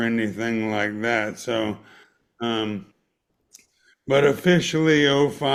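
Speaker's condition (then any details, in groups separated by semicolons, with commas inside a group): ALS; motor neuron disease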